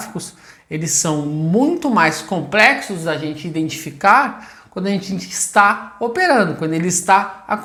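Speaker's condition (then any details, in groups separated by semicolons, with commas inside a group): No condition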